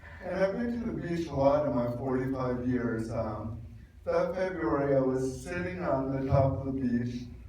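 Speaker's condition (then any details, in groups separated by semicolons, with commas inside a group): Cerebral palsy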